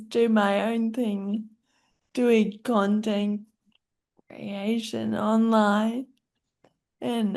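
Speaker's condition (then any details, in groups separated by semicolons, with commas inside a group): Friedreich's ataxia; neuromuscular; can no longer type; worsening speech impairment, uses phone to communicate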